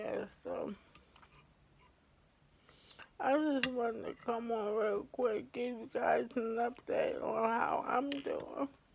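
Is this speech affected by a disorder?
Yes: ALS; affects hands.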